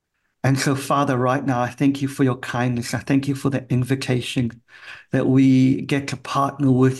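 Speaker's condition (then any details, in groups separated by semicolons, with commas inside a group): Cleft palate; congenital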